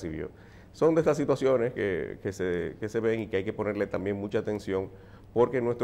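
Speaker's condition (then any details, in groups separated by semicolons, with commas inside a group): No condition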